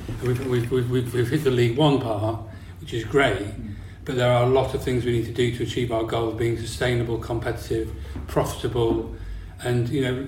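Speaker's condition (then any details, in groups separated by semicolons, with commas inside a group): Parkinson's disease; symptoms worse when inactive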